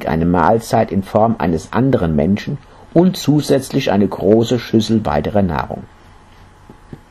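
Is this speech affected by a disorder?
No.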